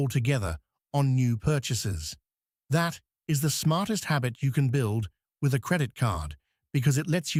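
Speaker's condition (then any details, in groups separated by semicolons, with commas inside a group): No condition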